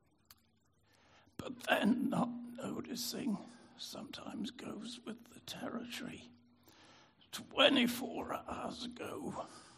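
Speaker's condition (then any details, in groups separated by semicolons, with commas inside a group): Spasmodic dysphonia; easier with use but tires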